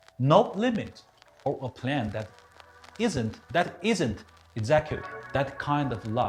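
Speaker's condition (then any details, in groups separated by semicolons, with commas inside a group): No condition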